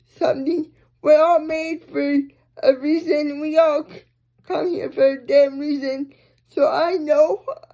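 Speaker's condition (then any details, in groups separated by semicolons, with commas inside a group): Cerebral palsy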